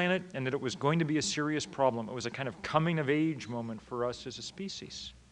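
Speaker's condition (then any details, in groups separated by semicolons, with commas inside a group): No condition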